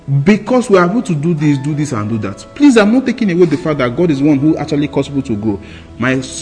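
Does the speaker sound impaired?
No.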